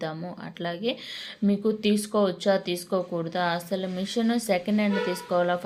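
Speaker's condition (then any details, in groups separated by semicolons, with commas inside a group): No condition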